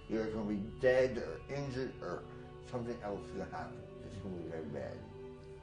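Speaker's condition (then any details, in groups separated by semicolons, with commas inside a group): Voice box damage from tracheostomy; lost fine motor skills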